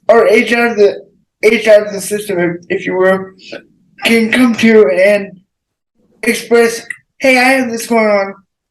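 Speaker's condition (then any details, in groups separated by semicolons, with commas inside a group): Cerebral palsy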